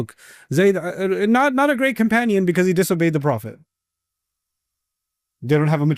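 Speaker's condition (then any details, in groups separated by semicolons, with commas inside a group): No condition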